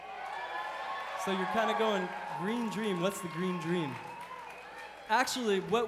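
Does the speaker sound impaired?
No.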